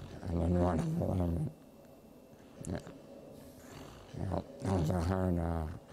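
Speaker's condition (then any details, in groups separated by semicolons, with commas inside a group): ALS; onset in shoulders; about four years since diagnosis, terminal, wheelchair, ventilator; needs ventilator to breathe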